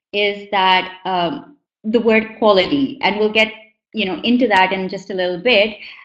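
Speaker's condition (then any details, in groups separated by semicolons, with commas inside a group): No condition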